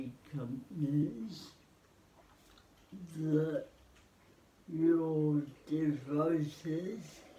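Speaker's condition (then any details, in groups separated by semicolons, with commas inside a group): Cerebral palsy; spastic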